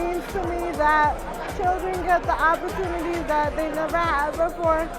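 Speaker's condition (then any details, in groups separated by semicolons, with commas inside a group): Cerebral palsy; cerebral palsy, uses wheelchair; diagnosed at 9 months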